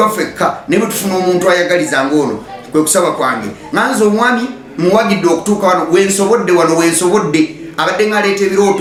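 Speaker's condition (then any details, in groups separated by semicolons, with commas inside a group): No condition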